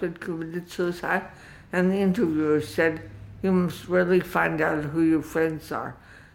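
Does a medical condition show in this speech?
Yes: dysarthria after stroke; stroke in early 40s, limping at onset, initially unable to talk, used communication board, regained speech; right arm good, mild ataxia hardly noticeable, slight shaking, formerly marked shaking; slow speech, affects tongue, intermittent.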